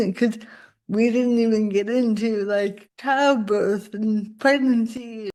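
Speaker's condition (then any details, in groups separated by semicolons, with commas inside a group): Cerebral palsy; spasticity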